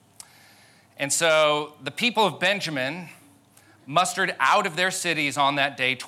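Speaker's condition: No condition

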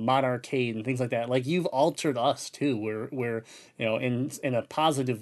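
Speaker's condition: Cleft palate; congenital cleft palate, childhood surgeries at children's hospital

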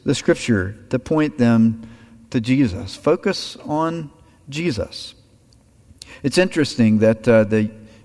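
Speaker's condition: No condition

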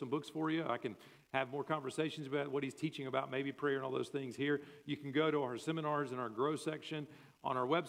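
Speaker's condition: No condition

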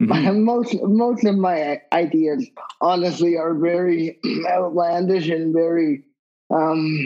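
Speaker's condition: Cerebral palsy; wheelchair user

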